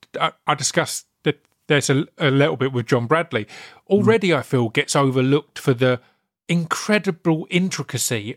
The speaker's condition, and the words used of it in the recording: Stuttering. It's been one of the things in recent years that I've been excited in the self-tape era, is I can more comfortably go, well, here's a version not stammering.